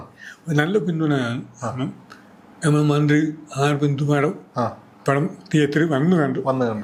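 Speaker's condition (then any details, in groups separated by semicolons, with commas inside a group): Cerebral palsy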